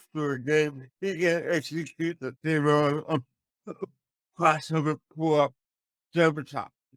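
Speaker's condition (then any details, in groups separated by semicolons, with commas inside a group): Cerebral palsy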